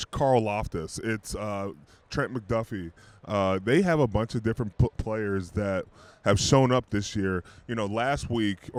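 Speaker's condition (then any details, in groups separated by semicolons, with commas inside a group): No condition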